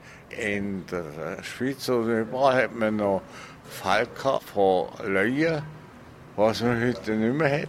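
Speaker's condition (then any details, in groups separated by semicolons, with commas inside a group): Stroke; sometimes speaks a bit slowly, lost some learned local West African languages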